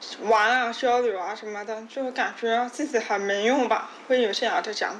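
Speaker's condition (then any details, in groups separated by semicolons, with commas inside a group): Hearing impairment; hearing loss acquired in childhood, caused by accident, completed rehabilitation training with parents' support; past rehab word drills, parents speaking from behind, repeating words hundreds of times daily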